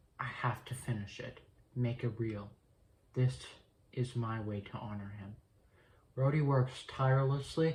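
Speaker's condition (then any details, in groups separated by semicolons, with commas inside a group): No condition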